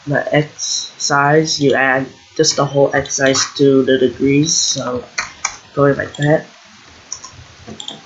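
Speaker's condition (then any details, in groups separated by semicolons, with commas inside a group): No condition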